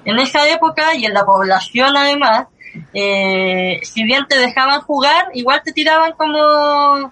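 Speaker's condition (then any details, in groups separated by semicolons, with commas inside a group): Cleft lip and palate; since early childhood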